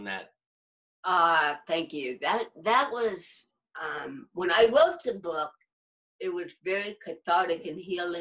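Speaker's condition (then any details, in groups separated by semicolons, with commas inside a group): Cerebral palsy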